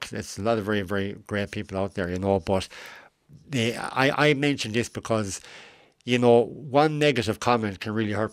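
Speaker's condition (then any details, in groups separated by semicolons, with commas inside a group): Cleft lip and palate; adult, age 41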